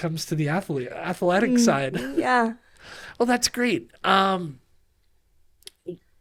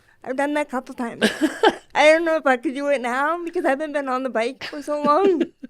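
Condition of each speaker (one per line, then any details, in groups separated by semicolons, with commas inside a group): No condition
Cerebral palsy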